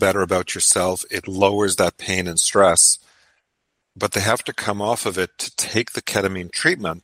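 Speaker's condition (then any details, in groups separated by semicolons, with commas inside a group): No condition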